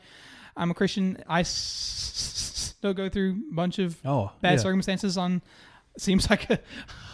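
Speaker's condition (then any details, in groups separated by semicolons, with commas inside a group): Stuttering; since earliest memory, noticed at 5 or 6, much worse by third grade at 8 or 9, several speech therapists; progressively better over last couple of years; stuttering occasionally audible during podcast; prolonged sounds, blocks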